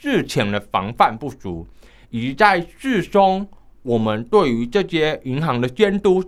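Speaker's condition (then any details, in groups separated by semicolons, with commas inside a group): Hearing impairment, high-frequency hearing loss, mild; market hearing aids largely ineffective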